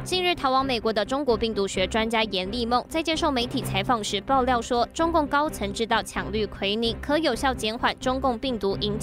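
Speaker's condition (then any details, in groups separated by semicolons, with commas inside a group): No condition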